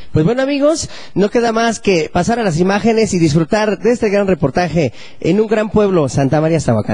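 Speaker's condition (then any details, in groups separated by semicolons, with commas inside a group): No condition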